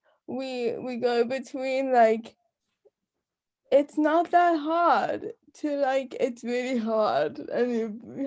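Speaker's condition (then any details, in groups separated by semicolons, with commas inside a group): Cerebral palsy; uses wheelchair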